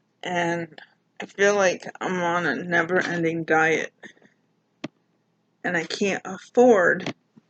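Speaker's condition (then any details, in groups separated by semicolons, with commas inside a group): Mild cerebral palsy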